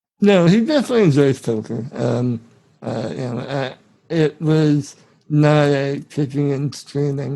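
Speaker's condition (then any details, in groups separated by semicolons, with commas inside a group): Spinal muscular atrophy; genetic, from birth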